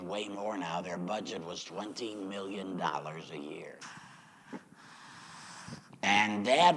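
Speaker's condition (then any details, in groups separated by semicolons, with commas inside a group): Laryngectomy; says used to serve God with voice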